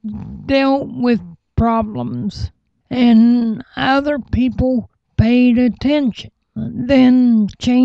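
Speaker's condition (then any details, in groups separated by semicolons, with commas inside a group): Cerebral palsy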